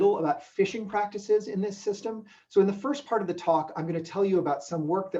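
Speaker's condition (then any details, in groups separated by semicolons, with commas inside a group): No condition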